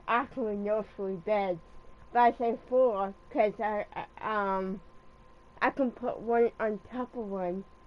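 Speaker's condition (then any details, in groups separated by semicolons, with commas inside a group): Cerebral palsy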